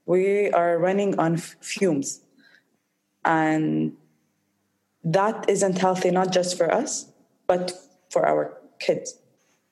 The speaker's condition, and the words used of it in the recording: Stuttering. But the more I talked about it, the more I was confronting myself before anything else about my stutter, I started to stutter less.